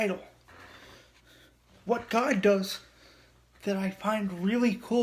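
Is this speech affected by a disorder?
Yes: cerebral palsy; scoliosis, spinal rebuild surgery; heavily altered breathing patterns.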